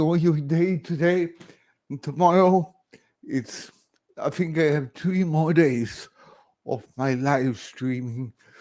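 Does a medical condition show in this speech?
Yes: cerebral palsy, severe.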